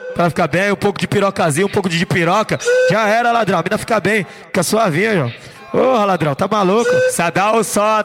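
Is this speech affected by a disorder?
No.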